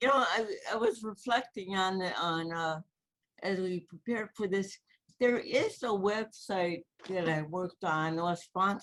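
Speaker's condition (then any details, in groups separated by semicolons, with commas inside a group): Cerebral palsy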